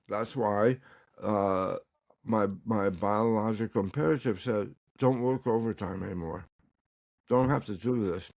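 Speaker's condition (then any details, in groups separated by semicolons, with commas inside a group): Tongue cancer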